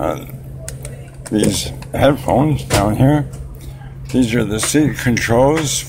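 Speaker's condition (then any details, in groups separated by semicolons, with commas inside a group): Oral cancer; base of tongue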